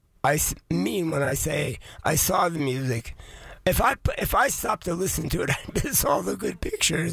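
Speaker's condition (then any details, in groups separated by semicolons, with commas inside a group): Voice changed after vocal cord surgery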